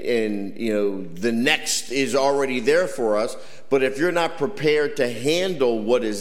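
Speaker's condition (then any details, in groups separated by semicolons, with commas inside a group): No condition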